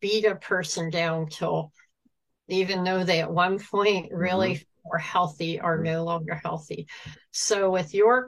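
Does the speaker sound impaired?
Yes: cleft palate, cleft lip and palate, no nose, severe.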